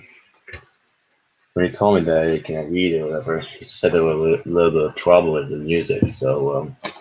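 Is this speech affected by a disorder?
No.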